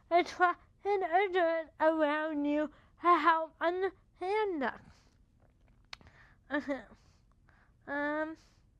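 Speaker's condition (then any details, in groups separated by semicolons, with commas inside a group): Cerebral palsy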